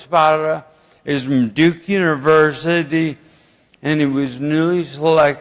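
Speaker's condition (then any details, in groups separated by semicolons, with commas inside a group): Ataxia; slurring and poor speech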